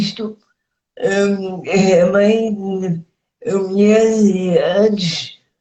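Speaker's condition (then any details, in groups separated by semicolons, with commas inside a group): Cerebral palsy; speech affected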